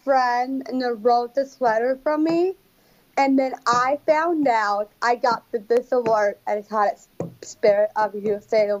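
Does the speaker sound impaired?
Yes: Down syndrome.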